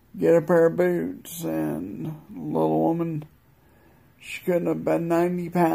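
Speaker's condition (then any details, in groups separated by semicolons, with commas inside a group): Multiple sclerosis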